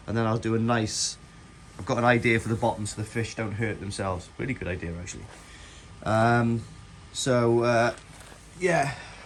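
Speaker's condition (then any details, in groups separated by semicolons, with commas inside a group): No condition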